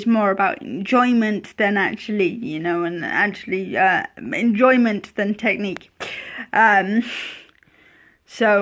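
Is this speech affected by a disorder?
Yes: cerebral palsy.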